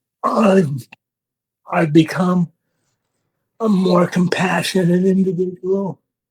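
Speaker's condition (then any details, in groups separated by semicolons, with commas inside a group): Parkinson's disease; handwriting almost illegible, visible hand shaking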